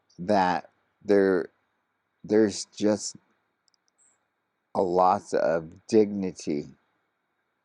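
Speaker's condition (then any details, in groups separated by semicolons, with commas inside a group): ALS; progressing; very hard to talk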